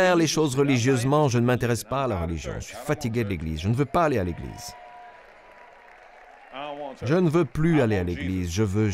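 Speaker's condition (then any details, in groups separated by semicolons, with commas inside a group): No condition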